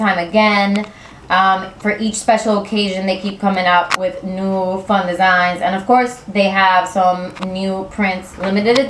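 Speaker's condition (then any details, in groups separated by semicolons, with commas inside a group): No condition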